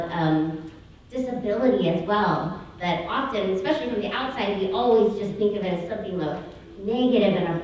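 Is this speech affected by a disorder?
No.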